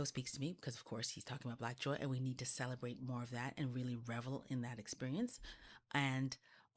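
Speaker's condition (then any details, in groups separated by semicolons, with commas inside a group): No condition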